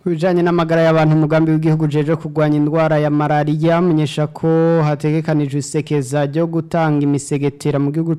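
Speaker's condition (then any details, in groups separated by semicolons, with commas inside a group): No condition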